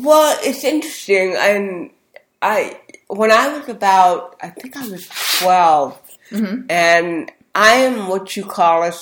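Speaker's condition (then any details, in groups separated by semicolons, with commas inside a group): Cerebral palsy; speech therapy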